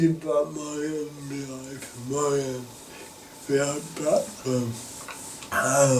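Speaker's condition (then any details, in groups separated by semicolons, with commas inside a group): Cerebral palsy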